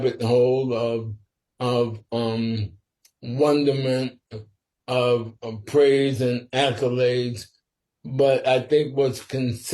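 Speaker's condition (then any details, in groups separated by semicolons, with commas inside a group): Sporadic ALS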